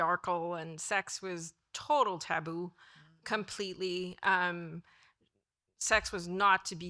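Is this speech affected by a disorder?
No.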